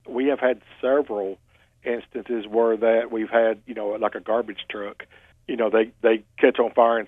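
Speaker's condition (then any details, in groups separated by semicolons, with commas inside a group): No condition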